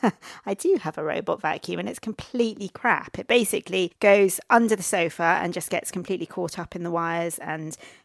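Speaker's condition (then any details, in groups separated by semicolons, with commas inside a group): No condition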